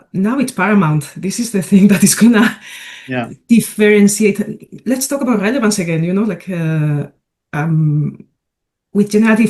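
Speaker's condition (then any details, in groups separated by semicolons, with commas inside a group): No condition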